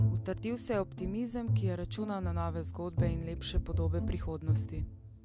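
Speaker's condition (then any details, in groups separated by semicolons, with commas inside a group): No condition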